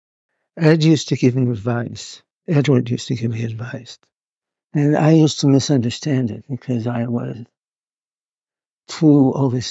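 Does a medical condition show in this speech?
Yes: Parkinson's; now openly displayed.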